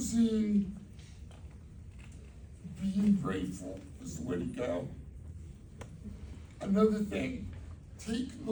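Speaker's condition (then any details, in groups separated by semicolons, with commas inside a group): Cerebral palsy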